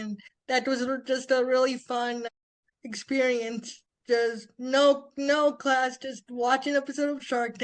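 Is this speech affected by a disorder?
Yes: spastic quadriplegic cerebral palsy.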